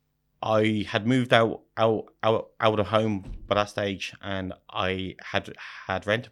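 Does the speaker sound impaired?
Yes: stutter; about five times worse when speaking German; here repeated sounds, repeated words.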